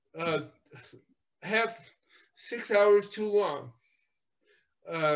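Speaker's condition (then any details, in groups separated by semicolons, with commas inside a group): Cerebral palsy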